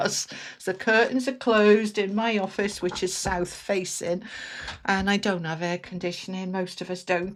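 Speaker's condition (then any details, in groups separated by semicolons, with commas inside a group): No condition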